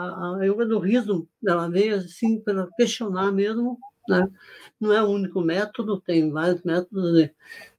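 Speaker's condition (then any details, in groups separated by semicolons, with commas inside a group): Parkinson's disease; Parkinson's disease diagnosed 17 years ago, facial rigidity, stiff body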